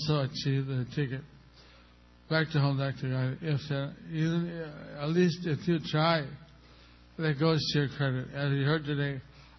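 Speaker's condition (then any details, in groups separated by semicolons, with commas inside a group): Stroke with facial paralysis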